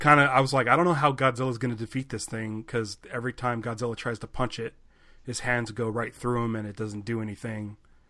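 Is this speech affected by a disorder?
No.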